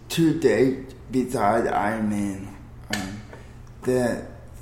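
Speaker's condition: Cerebral palsy

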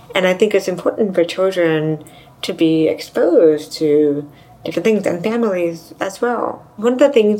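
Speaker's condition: Deafness, severe to profound; implant worse ear 34

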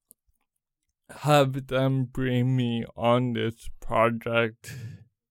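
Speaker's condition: Cerebral palsy; congenital

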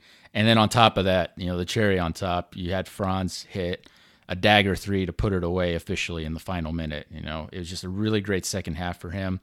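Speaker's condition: No condition

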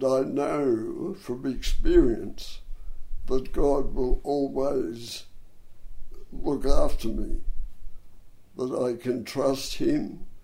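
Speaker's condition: Dystonia and cerebral palsy; bronchial asthma

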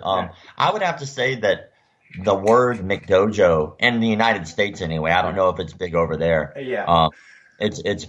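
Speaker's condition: Cleft lip and palate; surgically repaired

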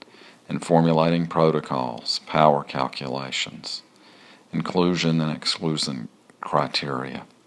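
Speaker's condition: No condition

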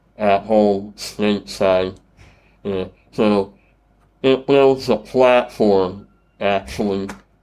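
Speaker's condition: Treacher Collins syndrome; voice distorted

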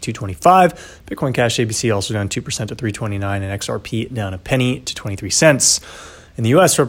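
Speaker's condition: No condition

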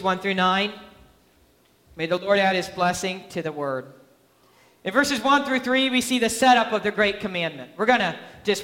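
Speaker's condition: No condition

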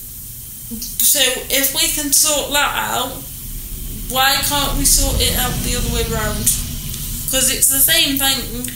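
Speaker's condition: Cerebral palsy; employs own staff team

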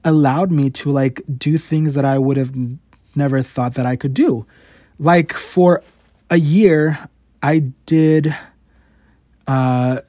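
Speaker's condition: Stutter; noticed around age 5 or 6, worse as teenager, returned full force after stressful move to Arizona; still stutters at 28, noticeable in this podcast, usually cuts stutter from videos; sometimes barely gets out a syllable, swears between words to ease them out, burps talking fast; prolonged sounds

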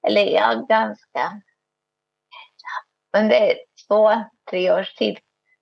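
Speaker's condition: Cerebral palsy, spastic

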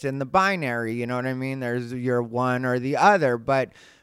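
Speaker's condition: No condition

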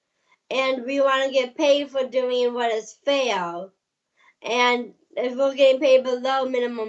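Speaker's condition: Down syndrome

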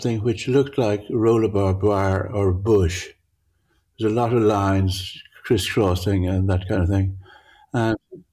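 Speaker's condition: Parkinson's; difficulty judging near and far

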